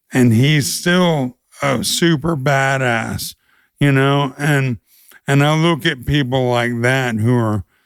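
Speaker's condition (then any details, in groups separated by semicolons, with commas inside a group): ALS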